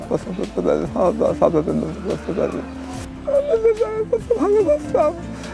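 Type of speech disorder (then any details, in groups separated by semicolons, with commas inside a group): Speech after total glossectomy; tongue cancer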